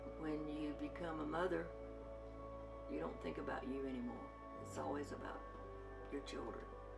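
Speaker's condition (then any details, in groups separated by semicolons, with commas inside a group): No condition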